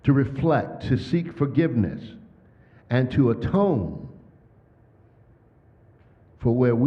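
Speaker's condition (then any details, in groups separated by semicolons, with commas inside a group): No condition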